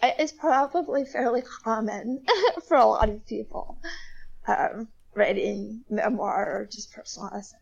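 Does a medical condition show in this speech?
Yes: spasmodic dysphonia; part of dystonia throughout body, onset as teenager in drama club, diagnosed in college, past Botox injections into vocal cords; voice cracking, may sound nervous, injections caused muteness for a month then very soft voice.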